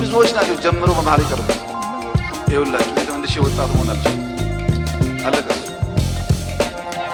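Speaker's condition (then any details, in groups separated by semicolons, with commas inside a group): No condition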